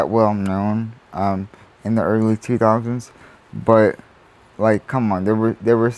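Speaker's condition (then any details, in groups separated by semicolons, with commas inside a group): Cerebral palsy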